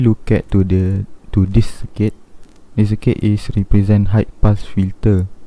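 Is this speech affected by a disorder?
No.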